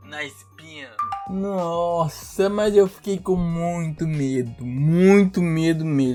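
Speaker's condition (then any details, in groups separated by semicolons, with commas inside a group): Cerebral palsy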